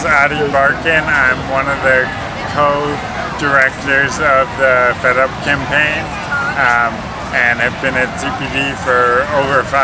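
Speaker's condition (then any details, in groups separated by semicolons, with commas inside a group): ALS; paralyzing whole body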